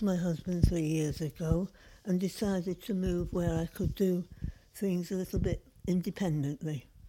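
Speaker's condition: Parkinson's disease; Parkinson's disease for 20 years

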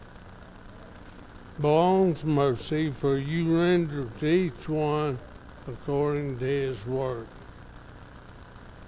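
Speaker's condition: ALS; father died of same disease

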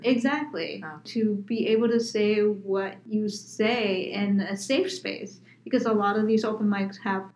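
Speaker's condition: No condition

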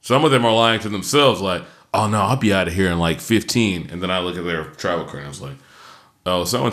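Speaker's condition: No condition

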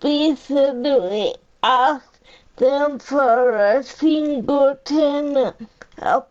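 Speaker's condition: Cerebral palsy; uses a power chair; 45 years old

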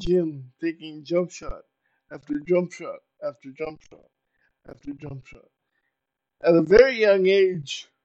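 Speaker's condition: Cerebral palsy; uses power wheelchair

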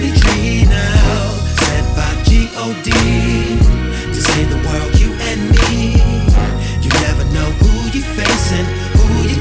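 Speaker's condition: No condition

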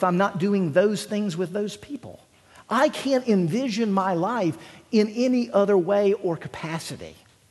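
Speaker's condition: No condition

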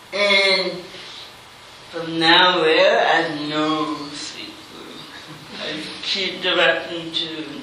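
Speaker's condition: Cerebral palsy

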